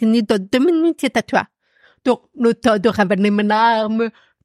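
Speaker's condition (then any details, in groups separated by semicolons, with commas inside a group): Profound deafness; noticeable to everyone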